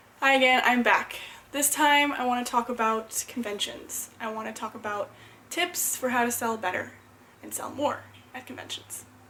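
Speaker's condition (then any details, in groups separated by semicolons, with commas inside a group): No condition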